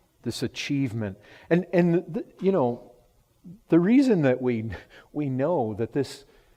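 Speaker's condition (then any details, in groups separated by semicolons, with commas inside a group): No condition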